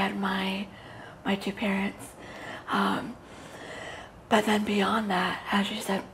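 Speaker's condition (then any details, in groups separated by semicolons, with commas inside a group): Cerebral palsy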